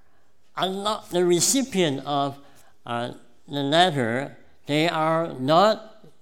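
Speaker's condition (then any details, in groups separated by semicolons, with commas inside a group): Cleft palate; congenital cleft palate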